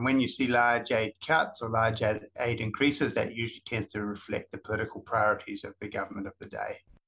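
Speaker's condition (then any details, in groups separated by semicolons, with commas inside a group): No condition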